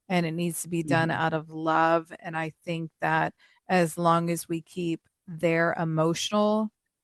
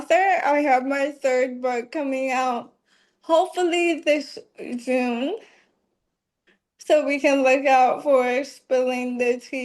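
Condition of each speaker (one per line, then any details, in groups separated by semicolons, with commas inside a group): No condition
ALS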